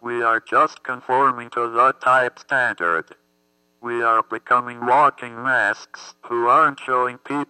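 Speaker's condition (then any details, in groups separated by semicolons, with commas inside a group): Athetoid cerebral palsy; speech therapist Judy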